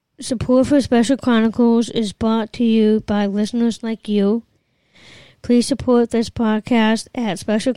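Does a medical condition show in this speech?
Yes: Down syndrome; trisomy 21, congenital.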